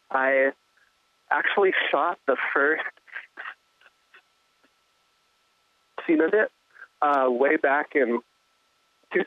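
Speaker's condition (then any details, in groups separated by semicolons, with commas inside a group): Stuttering; developmental, familial: mother, grandfather, great-uncle, brother, childhood onset, several speech therapists until 15-16; adult, still stutters, no therapy since age 15 or 16; stutters on own name and when ordering coffee, stutters openly; prolonged sounds, blocks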